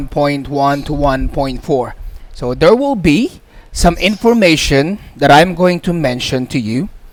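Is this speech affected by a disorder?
No.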